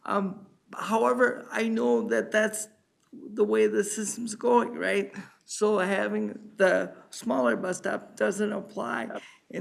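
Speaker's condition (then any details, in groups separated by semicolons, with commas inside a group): Cerebral palsy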